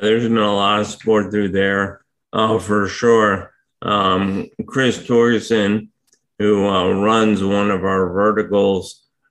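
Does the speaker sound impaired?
Yes: ALS; diagnosed with ALS last year; uses power wheelchair for mobility; difficulty speaking for long periods.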